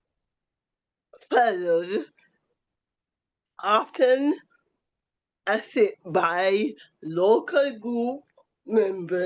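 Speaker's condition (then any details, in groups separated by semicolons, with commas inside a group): Cerebral palsy; affects voice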